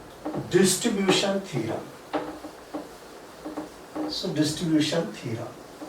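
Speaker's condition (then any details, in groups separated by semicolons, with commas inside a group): No condition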